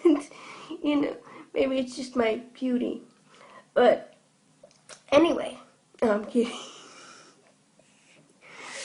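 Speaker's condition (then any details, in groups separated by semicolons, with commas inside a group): Cerebral palsy; from birth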